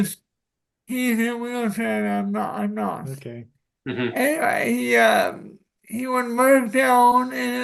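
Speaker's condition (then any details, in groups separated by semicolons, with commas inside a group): Cerebral palsy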